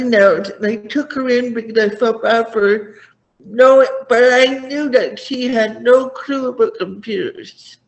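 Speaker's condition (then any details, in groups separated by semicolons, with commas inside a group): Cerebral palsy; present from birth; did not talk until about age five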